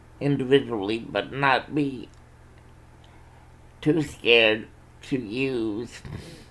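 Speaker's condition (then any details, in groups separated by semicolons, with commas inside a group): Cerebral palsy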